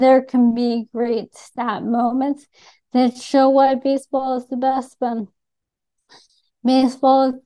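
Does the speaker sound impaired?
Yes: ALS; diagnosed by elimination over multiple years by Dr. Neil Snyder, Columbia University, atypical young woman; speech affected by ALS, noticeable on podcasts and shows.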